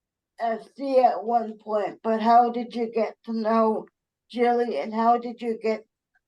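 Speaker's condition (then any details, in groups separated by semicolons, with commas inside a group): Cerebral palsy; uses wheelchair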